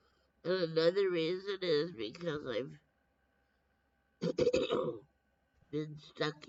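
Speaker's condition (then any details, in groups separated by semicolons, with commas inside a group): Brain injury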